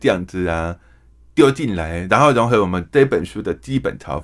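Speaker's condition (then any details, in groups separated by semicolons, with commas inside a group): Hearing impairment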